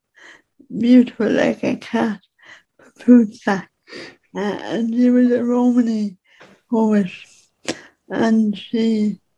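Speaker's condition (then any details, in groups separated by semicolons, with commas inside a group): Speech impediment; disabled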